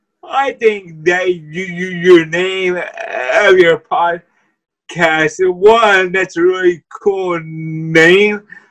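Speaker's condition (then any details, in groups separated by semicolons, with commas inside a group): Cerebral palsy; voice and way of talking affected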